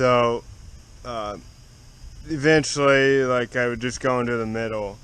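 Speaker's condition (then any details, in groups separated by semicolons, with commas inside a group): Cerebral palsy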